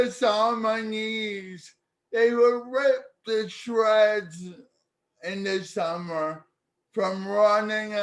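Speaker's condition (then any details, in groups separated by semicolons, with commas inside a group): Cerebral palsy; speech therapy in childhood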